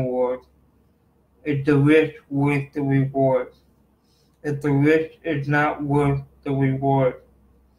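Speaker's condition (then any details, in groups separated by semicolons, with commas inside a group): Cerebral palsy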